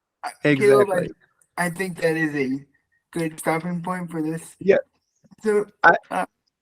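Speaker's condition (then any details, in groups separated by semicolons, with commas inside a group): Cerebral palsy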